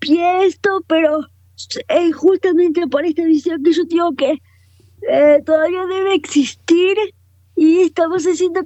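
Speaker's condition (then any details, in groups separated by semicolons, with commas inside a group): Cerebral palsy, quadriparesis; wheelchair user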